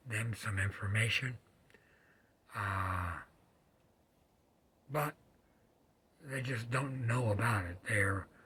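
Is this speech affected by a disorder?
Yes: laryngeal cancer, vocal cord paralysis; lump on left vocal cord, left vocal cord paralyzed; refused chemotherapy and radiation, slight progression, metabolic therapy; cannot talk, paralyzed vocal cord.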